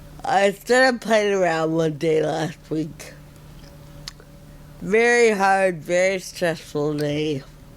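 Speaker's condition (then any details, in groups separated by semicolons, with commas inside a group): Friedreich ataxia; speech tires with effort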